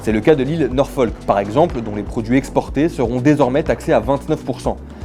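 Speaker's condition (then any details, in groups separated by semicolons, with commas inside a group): No condition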